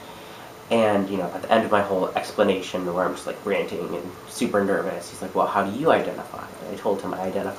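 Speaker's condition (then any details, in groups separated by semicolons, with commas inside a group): No condition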